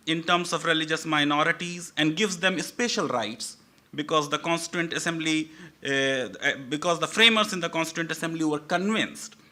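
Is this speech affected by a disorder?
No.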